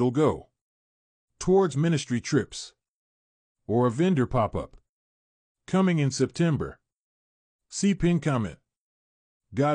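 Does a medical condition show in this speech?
No.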